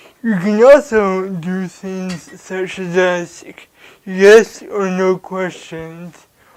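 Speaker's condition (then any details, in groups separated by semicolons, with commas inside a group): Cerebral palsy; from birth; hard to understand, slower on some words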